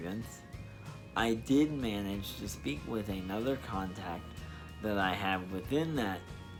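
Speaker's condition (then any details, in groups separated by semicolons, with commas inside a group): Spastic diplegia cerebral palsy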